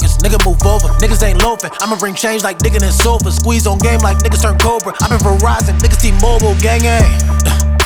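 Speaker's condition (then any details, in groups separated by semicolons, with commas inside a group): No condition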